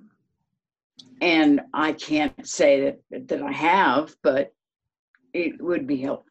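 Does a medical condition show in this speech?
Yes: aphasia; acquired Aphasia, caused by auto accident; attends twice-weekly Aphasia Center of Tucson support and therapy group, meeting on Zoom.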